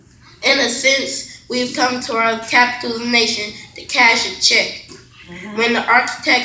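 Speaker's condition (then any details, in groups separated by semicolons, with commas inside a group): No condition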